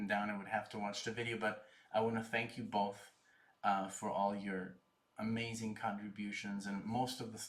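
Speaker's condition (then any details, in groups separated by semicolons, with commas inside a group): No condition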